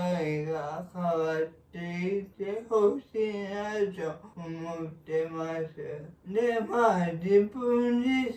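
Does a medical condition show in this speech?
Yes: cerebral palsy; severe, uses a wheelchair.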